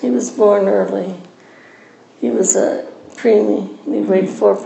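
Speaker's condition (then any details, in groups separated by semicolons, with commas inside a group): Parkinson's; diagnosed at age 44; lives at Williamsburg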